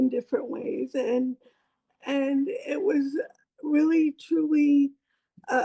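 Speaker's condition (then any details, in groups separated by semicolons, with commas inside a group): Cerebral palsy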